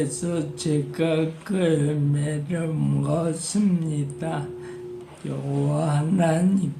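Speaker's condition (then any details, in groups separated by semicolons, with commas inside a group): Parkinson's disease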